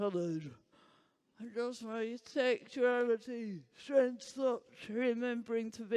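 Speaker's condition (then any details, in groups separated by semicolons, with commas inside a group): Huntington's disease; progressing, earlier early manifest, experimental drug stopped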